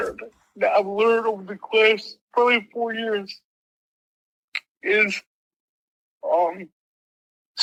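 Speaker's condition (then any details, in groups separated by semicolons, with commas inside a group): Mild cerebral palsy; speech impediment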